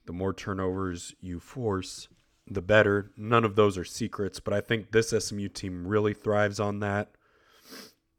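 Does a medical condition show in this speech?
No.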